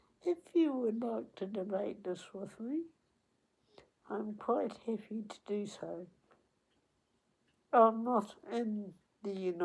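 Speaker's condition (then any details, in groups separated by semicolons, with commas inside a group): Cerebral palsy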